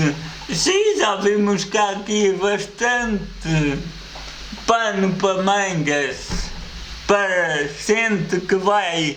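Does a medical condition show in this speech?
Yes: cerebral palsy.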